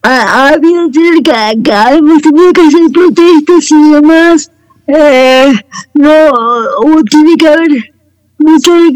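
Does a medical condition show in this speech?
Yes: cerebral palsy; voice and way of speaking affected by cerebral palsy, per host.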